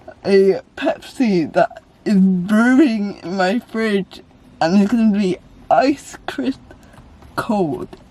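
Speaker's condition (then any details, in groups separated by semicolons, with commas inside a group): Cerebral palsy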